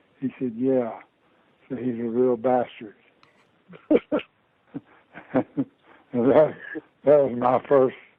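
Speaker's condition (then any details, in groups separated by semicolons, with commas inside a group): Parkinson's disease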